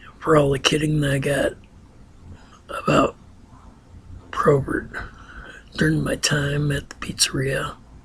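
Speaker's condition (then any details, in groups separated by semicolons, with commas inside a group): Ataxia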